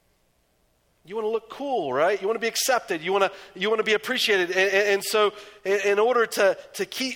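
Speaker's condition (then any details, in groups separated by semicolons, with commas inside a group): No condition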